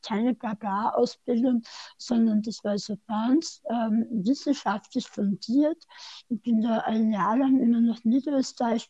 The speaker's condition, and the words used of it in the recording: Tongue cancer surgery. Ich bin ja dann auch noch durch meinen österreichischen Dialekt ein wenig eingeschränkt, ne?